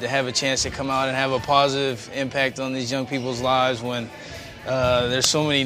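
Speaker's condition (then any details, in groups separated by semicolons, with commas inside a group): No condition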